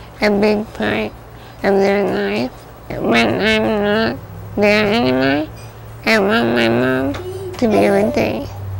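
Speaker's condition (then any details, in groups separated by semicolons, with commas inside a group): Spinal muscular atrophy; type 2, genetic, diagnosed age four, spinal rod, gastric tube; progressive decline, last stages of life; cannot swallow five years, tube fed, daily breathing treatments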